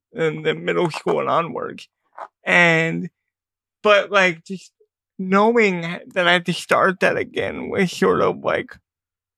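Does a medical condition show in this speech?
Yes: cerebral palsy; early at-home occupational and physical therapy.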